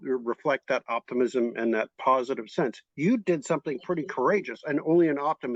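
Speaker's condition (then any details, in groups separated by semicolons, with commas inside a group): No condition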